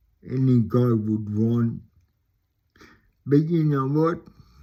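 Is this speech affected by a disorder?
Yes: cerebral palsy; talks slowly.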